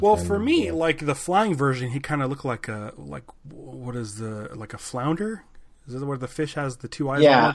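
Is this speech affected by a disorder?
No.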